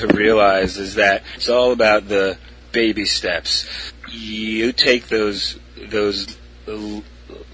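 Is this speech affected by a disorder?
Yes: stuttering; past group therapy with Catherine Montgomery, open stuttering, interviewing strangers in Union Square; avoided stuttering throughout self-introduction in early group therapy; here prolonged sounds.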